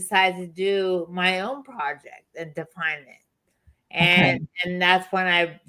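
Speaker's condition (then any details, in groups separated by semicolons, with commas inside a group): Chronic lyme disease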